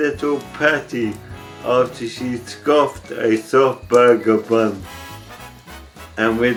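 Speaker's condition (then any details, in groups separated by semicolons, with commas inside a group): ALS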